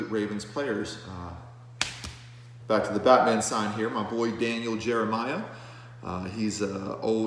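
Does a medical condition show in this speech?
No.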